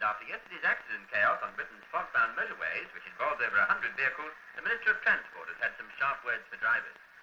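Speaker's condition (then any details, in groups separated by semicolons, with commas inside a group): No condition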